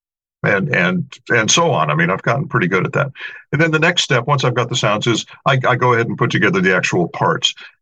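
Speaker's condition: No condition

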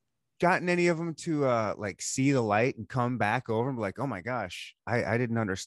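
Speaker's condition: No condition

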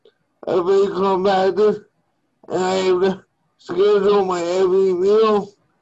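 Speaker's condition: Cerebral palsy; limbs affected, cannot walk, wheelchair user; speech impairment, some listeners may not understand, hosts find speech clear

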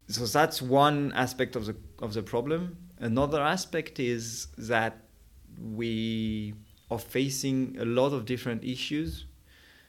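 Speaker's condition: No condition

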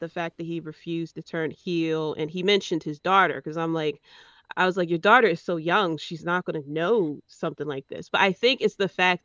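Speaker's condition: No condition

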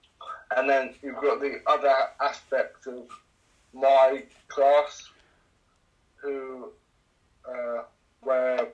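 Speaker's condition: Cerebral palsy; cerebral palsy affecting all limbs

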